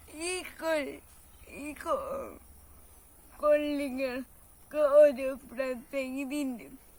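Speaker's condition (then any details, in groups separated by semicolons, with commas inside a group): Cerebral palsy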